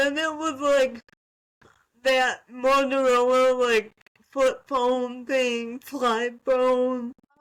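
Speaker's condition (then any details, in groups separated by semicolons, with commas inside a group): Cerebral palsy; spastic, ataxic features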